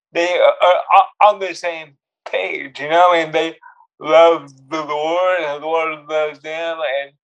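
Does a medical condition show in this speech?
Yes: cerebral palsy; cerebral palsy since birth; speech impediment, noticeable on phone calls.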